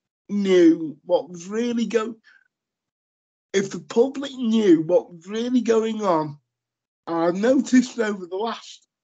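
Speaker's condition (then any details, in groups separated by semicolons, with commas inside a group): Cerebral palsy; lifelong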